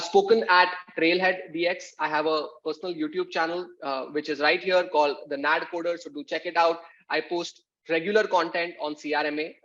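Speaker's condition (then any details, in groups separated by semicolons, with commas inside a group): No condition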